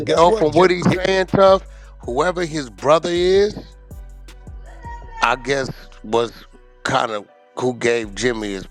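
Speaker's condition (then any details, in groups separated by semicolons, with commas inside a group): No condition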